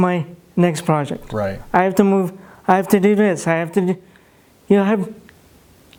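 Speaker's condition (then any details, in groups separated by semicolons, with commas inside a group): Cerebral palsy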